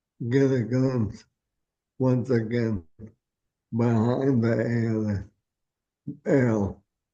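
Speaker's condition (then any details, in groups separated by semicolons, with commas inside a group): ALS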